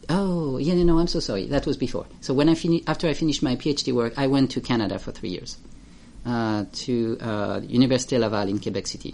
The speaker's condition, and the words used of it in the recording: None; typical speech.